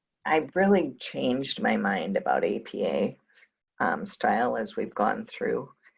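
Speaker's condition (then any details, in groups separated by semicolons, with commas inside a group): No condition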